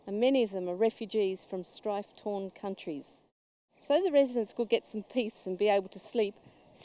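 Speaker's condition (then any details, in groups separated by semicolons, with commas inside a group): No condition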